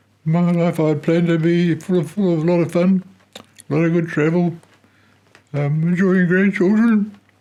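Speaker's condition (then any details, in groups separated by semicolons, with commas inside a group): Parkinson's disease; onset after injury and surgery, asymmetric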